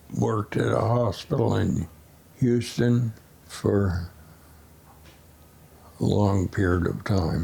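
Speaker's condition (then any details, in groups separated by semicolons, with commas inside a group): Essential tremor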